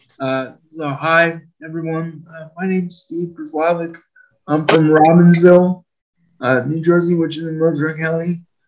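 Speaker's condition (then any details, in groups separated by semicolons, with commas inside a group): Spastic quadriplegic cerebral palsy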